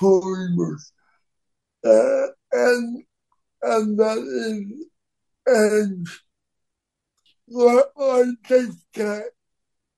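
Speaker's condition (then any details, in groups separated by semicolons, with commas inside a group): Cerebral palsy; cerebral palsy since birth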